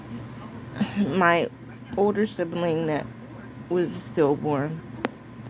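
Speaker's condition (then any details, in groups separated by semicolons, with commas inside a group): Cerebral palsy; sounds out of breath after therapy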